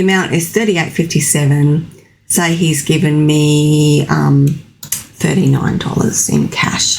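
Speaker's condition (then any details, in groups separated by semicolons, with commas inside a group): No condition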